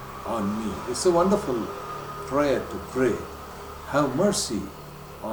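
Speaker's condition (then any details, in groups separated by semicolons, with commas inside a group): No condition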